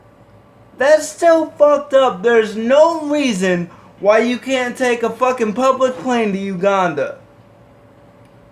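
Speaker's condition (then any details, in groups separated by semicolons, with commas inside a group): Cerebral palsy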